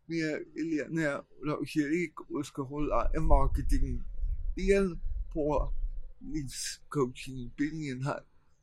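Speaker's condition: Cerebral palsy; present from birth, caused by not breathing for first 45 minutes of life

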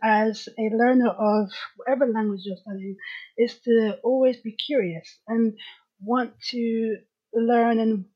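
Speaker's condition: Stammering; stammer since about age five, caused by childhood trauma, daily, not controllable, affects English and Italian; talking quite fluently, some words or syllables still trip up; mostly fluent, bouncing on words or letters, uses io in Italian; prolonged sounds

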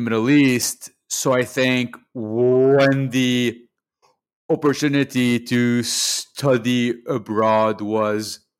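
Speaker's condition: Stuttering; stutter much worse before, affects only speaking, not reading or writing, long avoided speaking; prolonged sounds, blocks

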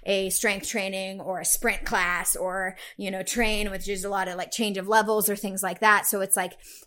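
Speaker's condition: No condition

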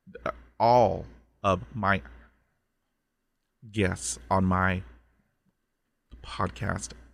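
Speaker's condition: Stuttering; stutter since childhood, 20 years speech therapy first on fluency, hypnosis, military hypnotherapist on mental health; blocks

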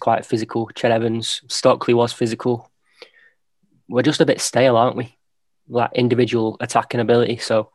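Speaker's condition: No condition

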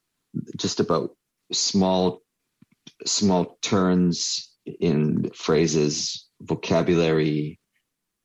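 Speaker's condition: Stuttering; stuttering since childhood; repeated words, prolonged sounds

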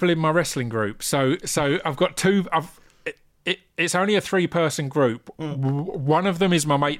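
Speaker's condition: Stammer; stutter, unnoticed during rapping and spoken word years, noticed with radio show and podcast, works with STAMMA; struggles with hard g sounds, had pet renamed Finley to avoid hard g name; repeated sounds, repeated words

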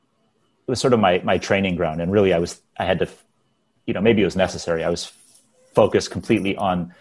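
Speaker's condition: No condition

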